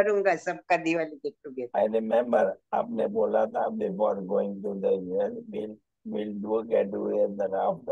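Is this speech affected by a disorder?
Yes: ALS; onset right index finger.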